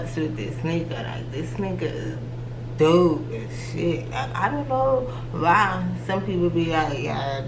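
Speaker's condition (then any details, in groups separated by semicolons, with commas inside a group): Cerebral palsy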